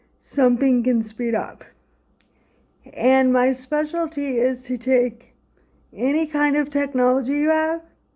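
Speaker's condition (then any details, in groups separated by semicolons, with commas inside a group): Cerebral palsy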